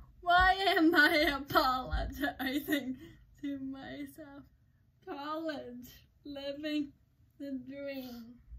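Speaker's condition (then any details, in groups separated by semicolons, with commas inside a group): Cerebral palsy; uses crutches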